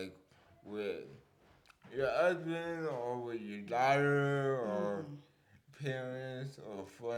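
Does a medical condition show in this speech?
Yes: cerebral palsy.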